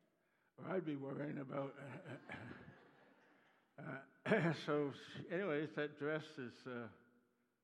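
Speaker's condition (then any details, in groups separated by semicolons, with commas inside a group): Parkinson's disease; Parkinson's attacks muscles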